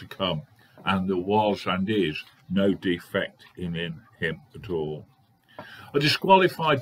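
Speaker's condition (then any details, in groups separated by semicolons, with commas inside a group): No condition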